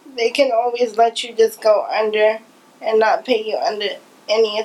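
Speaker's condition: Cerebral palsy

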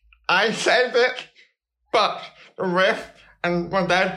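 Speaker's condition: Cerebral palsy

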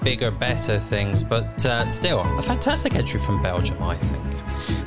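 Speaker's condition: No condition

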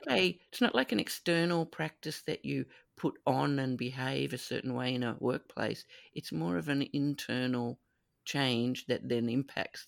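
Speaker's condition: No condition

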